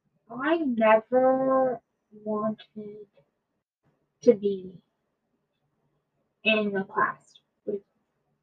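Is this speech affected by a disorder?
Yes: cerebral palsy; from birth, 22 years, brain not connecting properly to muscles, trouble walking, mild learning disability; was in speech therapy.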